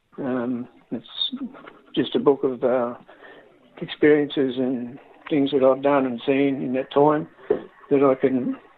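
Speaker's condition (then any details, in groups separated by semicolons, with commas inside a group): Parkinson's disease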